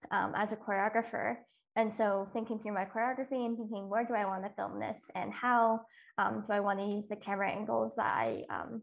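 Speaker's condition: Cleft lip and palate

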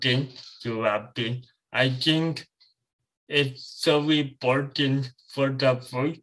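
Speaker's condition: Cerebral palsy

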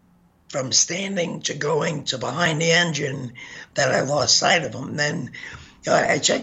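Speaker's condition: Gunshot injury to voice box; hit spine

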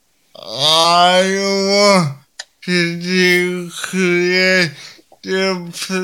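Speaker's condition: Cerebral palsy; present from birth, linked to preeclampsia at birth

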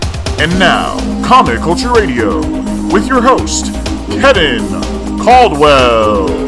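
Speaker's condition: No condition

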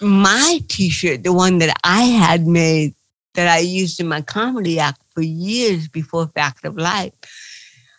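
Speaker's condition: Cerebral palsy; past painkiller addiction

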